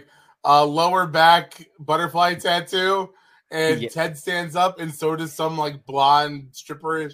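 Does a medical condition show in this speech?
No.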